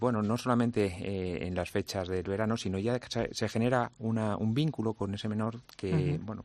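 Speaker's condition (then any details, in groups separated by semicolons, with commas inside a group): No condition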